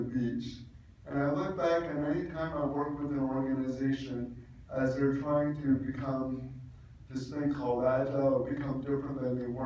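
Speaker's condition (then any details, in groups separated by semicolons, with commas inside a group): Cerebral palsy; could not really talk until age 12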